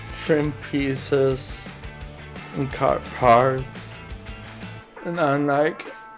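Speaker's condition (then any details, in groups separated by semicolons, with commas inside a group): Cerebral palsy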